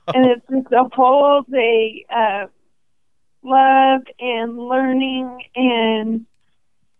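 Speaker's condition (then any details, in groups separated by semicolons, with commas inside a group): ALS; probable category ALS, first symptoms noticed in hand, 18 months to diagnosis, diagnosed at 27; about 5.5 years since diagnosis, considering walking device, clinic team includes speech and respiratory therapists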